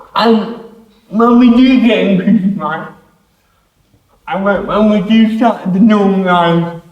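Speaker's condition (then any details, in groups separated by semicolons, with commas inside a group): Cerebral palsy; affects hands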